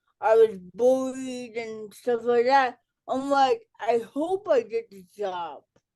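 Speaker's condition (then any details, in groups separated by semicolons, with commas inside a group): Cerebral palsy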